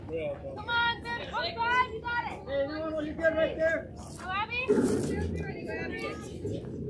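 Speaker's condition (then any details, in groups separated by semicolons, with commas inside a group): No condition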